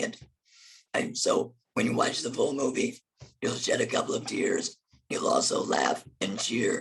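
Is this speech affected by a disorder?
Yes: laryngectomy; hard to speak loudly, some words hard, cannot eat and speak together.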